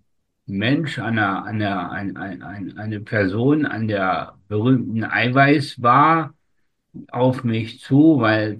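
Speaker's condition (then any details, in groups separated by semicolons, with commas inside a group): Spastic tetraparesis; from birth, oxygen deprivation during delivery, umbilical cord around neck, considered incurable; largely resolved by own account, age 62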